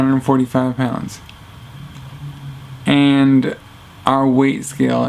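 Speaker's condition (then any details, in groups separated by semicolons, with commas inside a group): Traumatic brain injury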